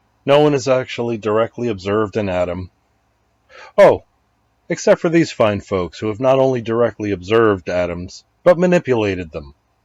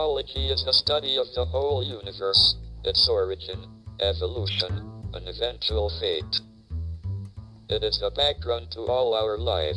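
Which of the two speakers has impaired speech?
The second: ALS; advanced, very long survival; computer voice controlled by cheek muscle, slow, speaking through a speech-generating device.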